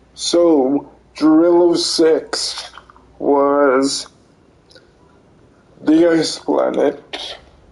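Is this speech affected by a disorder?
Yes: cerebral palsy; limbs affected.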